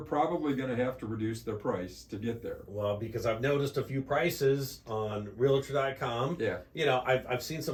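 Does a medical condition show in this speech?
No.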